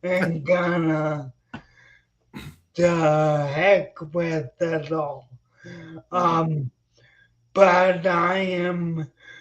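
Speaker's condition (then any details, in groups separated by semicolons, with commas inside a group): Spinocerebellar ataxia; slightly staccato speech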